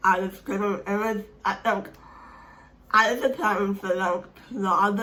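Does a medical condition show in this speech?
Yes: speech impairment; hard to understand.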